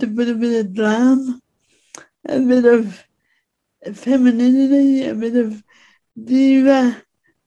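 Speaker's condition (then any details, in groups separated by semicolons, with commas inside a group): Speech impediment; disabled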